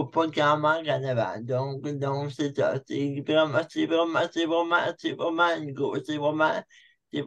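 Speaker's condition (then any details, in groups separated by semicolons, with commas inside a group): Cerebral palsy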